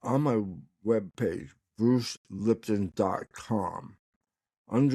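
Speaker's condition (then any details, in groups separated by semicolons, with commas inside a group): Tongue cancer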